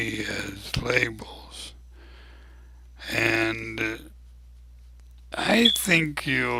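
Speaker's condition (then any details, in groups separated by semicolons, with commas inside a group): ALS; abnormally slow voice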